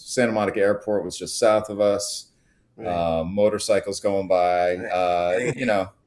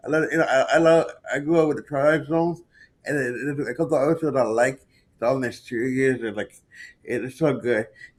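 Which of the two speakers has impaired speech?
The second: cerebral palsy; present from birth, muscles do not work properly.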